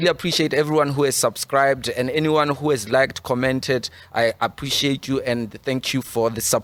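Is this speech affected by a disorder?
No.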